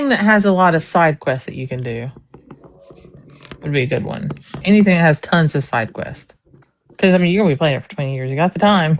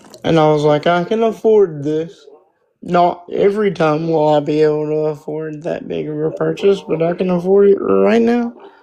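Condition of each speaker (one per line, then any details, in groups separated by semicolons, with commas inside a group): No condition
Spastic quadriplegic cerebral palsy; spastic quadriplegic form, spinal surgery at age 6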